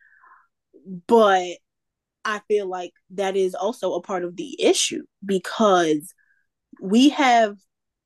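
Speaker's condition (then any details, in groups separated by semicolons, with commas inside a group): Stuttering; stutter since at least high school, caused shyness, quietness and shame then; still stutters, work role forced out of shell; stuttering not under own control; prolonged sounds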